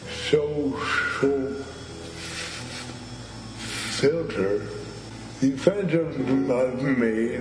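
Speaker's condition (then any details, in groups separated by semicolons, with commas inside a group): Stuttering; stuttering since at least teenage years, also cerebral palsy, which compounds things; has had long disfluent moments on own name; prolonged sounds, blocks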